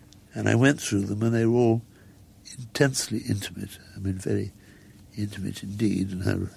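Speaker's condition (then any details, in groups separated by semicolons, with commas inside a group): Muscular dystrophy; progressive, wheelchair user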